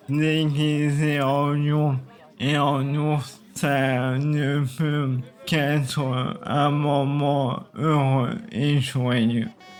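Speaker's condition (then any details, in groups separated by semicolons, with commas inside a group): ALS (maladie de Charcot); uses wheelchair; about a year and a half since onset, lifted by others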